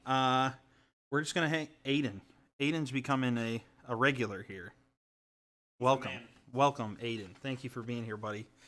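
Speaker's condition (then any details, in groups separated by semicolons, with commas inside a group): No condition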